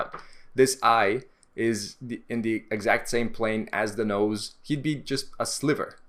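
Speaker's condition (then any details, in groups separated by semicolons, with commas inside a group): No condition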